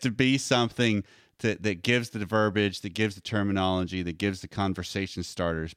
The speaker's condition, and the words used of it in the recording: None; typical speech.